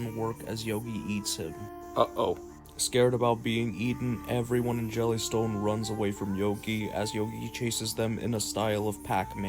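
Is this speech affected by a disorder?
No.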